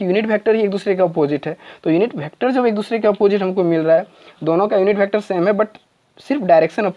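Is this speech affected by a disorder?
No.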